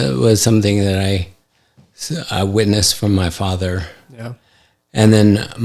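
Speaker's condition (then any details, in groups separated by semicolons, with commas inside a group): ALS; affects hand function; recently diagnosed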